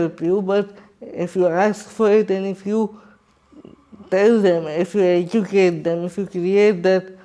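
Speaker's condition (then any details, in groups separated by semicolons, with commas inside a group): Cerebral palsy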